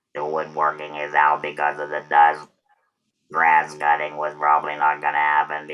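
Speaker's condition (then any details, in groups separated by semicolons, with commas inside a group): Total laryngectomy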